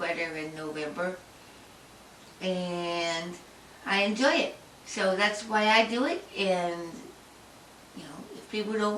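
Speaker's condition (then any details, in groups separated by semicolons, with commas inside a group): Tongue cancer; had speech therapy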